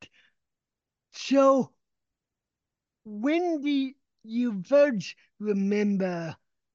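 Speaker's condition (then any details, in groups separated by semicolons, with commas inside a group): Cerebral palsy; gait severely affected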